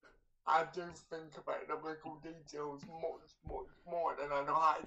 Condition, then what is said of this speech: Cerebral palsy. I sound like I'm crying when I speak, according to some children.